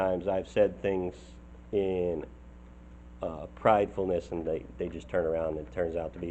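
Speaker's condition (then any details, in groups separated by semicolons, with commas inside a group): No condition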